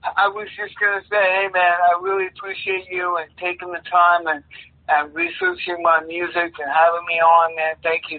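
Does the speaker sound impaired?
Yes: cerebral palsy; plays rhythm guitar despite condition.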